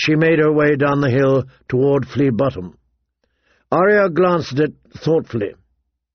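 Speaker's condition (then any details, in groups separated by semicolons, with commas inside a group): No condition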